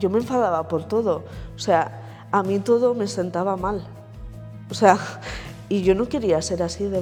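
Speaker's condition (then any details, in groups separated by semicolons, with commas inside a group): No condition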